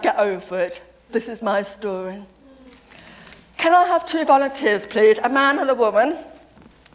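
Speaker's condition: Deafness; deaf since age seven

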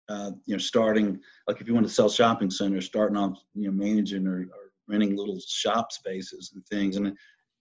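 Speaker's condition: No condition

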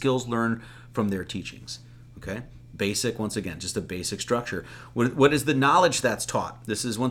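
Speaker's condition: No condition

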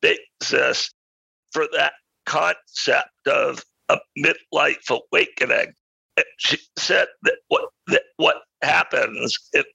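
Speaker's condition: Spasmodic dysphonia; rare neurological voice disorder, adult onset

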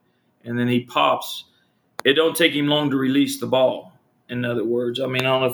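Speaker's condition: No condition

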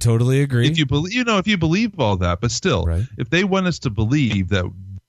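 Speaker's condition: No condition

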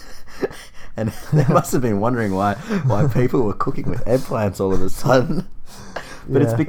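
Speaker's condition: No condition

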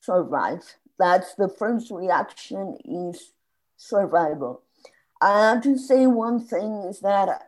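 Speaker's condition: Spasmodic dysphonia; vocal cord issue, gradual onset over 2-3 weeks, work stress during Boston project, diagnosed 8 years later; voice lost, could not speak at all for 2-3 years, hard to get words out, voice not natural

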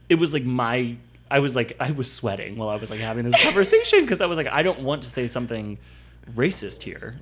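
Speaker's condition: No condition

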